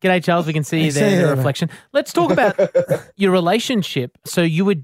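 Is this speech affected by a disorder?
No.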